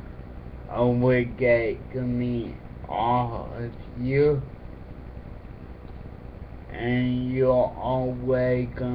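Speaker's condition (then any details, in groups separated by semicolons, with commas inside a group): Cerebral palsy; affects speech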